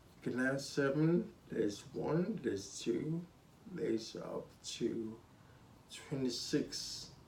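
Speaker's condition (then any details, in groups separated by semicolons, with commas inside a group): Spinocerebellar ataxia (sca7)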